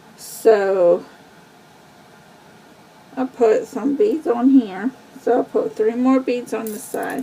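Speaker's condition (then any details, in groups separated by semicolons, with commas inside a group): Cerebral palsy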